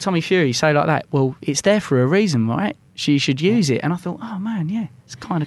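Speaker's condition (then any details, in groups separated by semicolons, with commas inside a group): No condition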